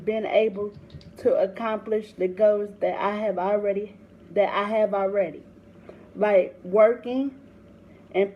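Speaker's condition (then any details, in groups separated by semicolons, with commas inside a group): Cerebral palsy; electric wheelchair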